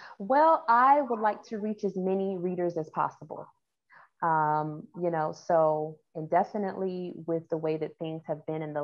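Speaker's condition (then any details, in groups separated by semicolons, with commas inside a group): No condition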